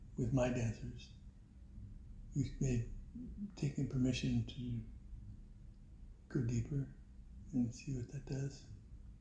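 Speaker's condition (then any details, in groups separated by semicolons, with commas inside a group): Parkinson's; voice weakened by Parkinson's, knee replaced after hardly walking, earlier taught from chair; teaches with lavalier microphone on belt, can move around a little; voice went with Parkinson's, can still whisper, formerly whisper carried and was heard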